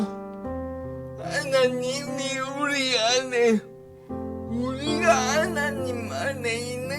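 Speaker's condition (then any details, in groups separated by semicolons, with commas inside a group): Brain lesion disability grade 1, severe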